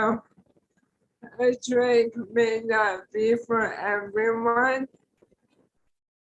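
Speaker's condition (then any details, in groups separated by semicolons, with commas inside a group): ALS; tracheostomy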